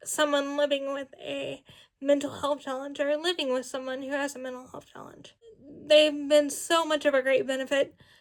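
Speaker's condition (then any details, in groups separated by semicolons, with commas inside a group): Cerebral palsy, spastic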